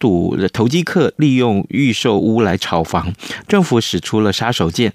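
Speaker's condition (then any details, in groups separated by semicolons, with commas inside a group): No condition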